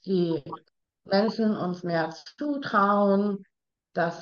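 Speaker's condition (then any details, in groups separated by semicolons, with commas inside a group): Down syndrome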